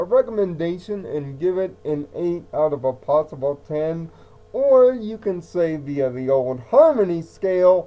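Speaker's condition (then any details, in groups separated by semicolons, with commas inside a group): Cerebral palsy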